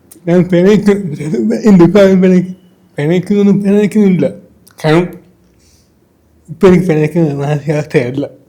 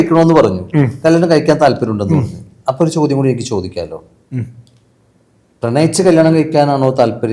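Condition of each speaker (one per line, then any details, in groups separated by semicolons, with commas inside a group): Cerebral palsy; from birth
No condition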